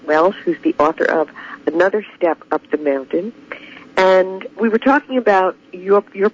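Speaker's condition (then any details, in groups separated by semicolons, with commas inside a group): No condition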